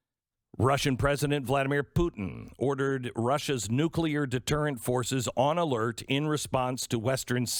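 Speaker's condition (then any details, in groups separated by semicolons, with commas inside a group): No condition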